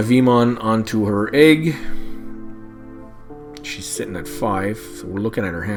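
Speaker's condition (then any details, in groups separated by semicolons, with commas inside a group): No condition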